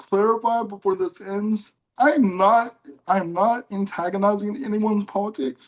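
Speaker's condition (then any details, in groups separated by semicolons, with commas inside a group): Cerebral palsy; mild case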